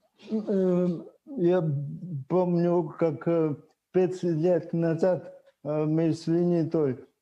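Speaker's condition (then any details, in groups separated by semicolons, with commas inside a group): Cerebral palsy; initially unintelligible speech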